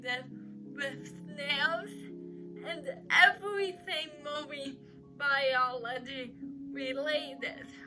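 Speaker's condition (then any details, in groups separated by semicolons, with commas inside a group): Cerebral palsy; uses crutches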